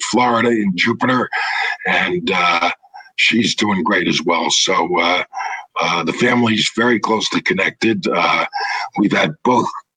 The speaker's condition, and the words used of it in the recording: Throat cancer. But I talked without a voice.